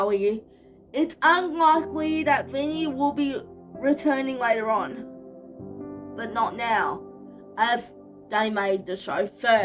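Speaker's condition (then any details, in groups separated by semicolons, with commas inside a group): Cerebral palsy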